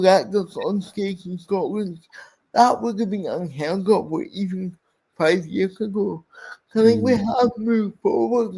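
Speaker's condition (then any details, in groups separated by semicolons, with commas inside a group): Cerebral palsy; speech impairment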